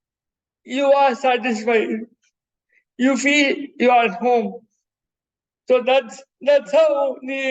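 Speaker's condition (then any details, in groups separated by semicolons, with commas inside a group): Cerebral palsy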